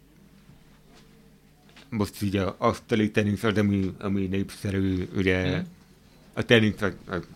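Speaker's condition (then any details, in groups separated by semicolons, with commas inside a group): Hard of hearing; hearing aid use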